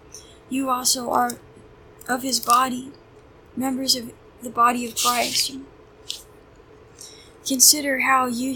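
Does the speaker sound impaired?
No.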